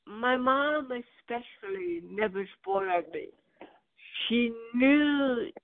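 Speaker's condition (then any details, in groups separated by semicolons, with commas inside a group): Cerebral palsy; birth onset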